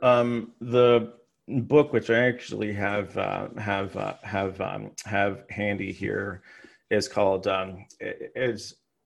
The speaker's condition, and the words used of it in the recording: Stuttering. It's actually more difficult on a, well, I won't speak for all people that stutter, but for me, it really takes my, like all of my mental focus to concentrate on how I am talking.